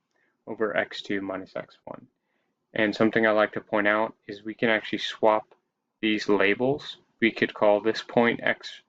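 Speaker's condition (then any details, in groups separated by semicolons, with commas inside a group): No condition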